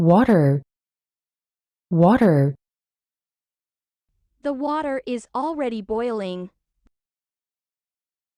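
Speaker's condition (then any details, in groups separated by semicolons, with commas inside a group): No condition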